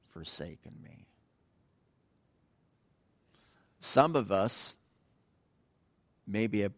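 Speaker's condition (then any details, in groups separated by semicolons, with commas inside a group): No condition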